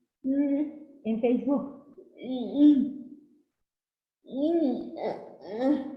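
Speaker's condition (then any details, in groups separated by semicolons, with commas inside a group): Cerebral palsy; since birth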